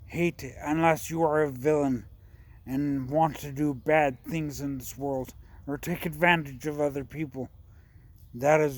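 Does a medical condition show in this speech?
Yes: traumatic brain injury.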